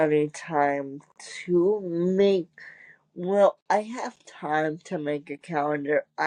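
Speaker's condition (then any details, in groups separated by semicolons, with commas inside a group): Cerebral palsy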